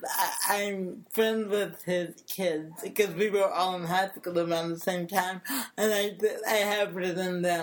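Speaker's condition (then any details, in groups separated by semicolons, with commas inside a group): Cerebral palsy; speech therapy on and off through life, especially in childhood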